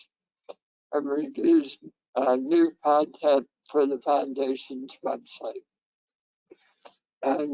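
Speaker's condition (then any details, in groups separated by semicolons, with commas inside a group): Head and neck cancer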